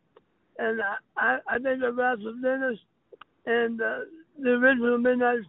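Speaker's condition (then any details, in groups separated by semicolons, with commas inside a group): Throat cancer; speech impediment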